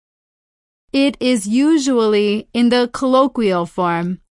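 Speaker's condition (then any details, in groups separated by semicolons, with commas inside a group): No condition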